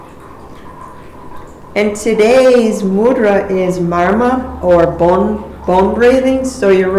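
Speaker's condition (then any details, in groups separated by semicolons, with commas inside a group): No condition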